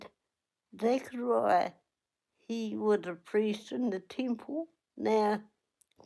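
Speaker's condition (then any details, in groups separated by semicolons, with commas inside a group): Cerebral palsy; onset at 8 days old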